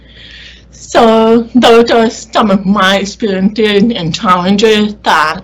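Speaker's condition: Deaf or hard of hearing

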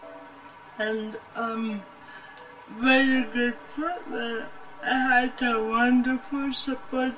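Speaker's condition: Cerebral palsy; adult

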